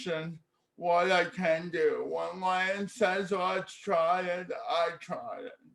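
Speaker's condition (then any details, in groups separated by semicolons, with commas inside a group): Cerebral palsy; speech therapy in childhood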